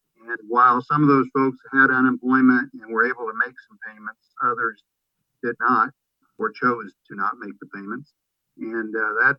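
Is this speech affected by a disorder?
No.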